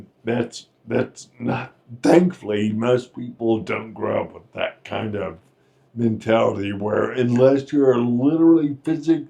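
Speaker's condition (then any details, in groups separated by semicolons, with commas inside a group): Friedreich's ataxia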